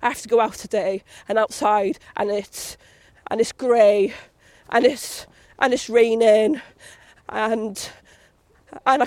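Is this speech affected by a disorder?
Yes: stammer; fears drive-thru speaker boxes, hard in noisy coffee shops, once blocked on own name, avoided phone calls; here repeated words, blocks.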